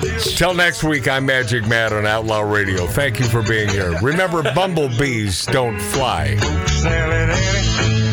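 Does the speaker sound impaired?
No.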